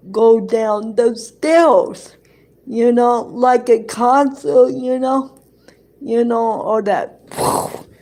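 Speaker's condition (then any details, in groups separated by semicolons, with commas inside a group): Cerebral palsy; present from birth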